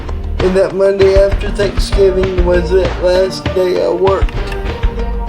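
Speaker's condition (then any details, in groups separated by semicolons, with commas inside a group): Cerebral palsy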